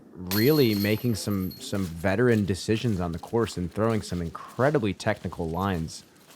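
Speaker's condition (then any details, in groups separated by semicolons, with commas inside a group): No condition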